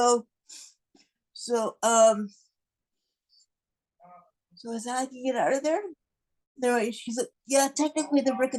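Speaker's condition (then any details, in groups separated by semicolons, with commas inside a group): Cerebral palsy; non-progressive, will not improve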